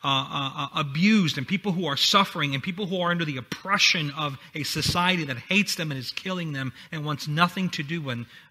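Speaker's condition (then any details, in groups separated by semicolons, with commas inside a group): No condition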